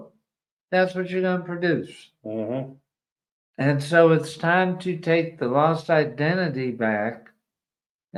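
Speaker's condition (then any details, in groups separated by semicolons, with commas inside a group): ALS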